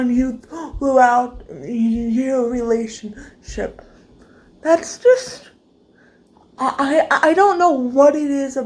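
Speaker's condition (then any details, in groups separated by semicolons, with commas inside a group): Cerebral palsy, severe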